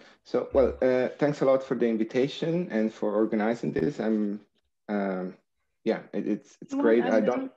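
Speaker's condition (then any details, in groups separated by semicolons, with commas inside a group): No condition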